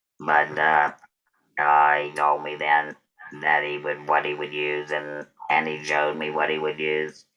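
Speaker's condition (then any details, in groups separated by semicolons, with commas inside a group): Total laryngectomy; total laryngectomy, laryngeal cancer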